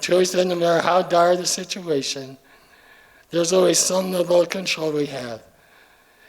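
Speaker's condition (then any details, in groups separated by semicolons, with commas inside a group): ALS; familial form; simple tasks harder, in drug trial to slow progression; affects vocal cords, slowly losing ability to communicate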